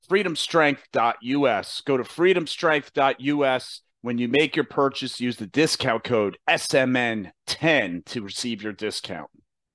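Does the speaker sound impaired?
No.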